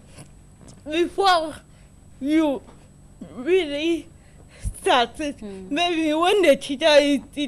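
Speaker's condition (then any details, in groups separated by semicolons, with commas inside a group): Cerebral palsy; involuntary body movements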